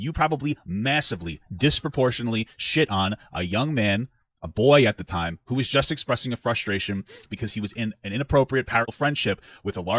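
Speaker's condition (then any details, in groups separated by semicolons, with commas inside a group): No condition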